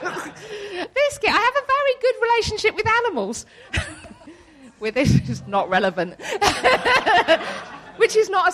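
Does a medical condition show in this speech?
Yes: Tourette's syndrome; neurological, involuntary movements, noises, several daily seizure-like episodes losing body, speech control, support worker; frequent vocal tics throughout talk; vocal tics interrupting speech, sausage, hedgehog, involuntary swearing and obscene phrases.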